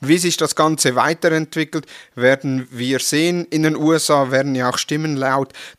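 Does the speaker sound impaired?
No.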